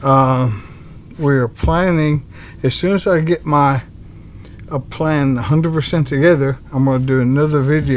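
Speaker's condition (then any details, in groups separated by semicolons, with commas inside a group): ALS; bulbar-upper onset, tongue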